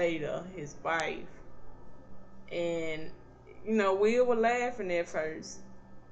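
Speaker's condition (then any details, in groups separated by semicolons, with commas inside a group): Cerebral palsy; not paralyzed, can stand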